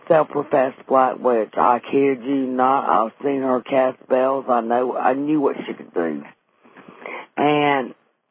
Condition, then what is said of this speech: Vocal cord paralysis. But after my stroke, one of my vocal cords was paralyzed, so I couldn't do that anymore.